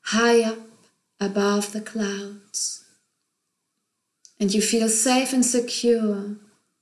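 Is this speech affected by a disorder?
No.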